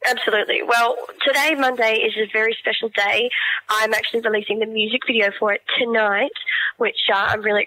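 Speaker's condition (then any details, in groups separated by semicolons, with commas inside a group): Cleft palate; born with cleft palate, congenital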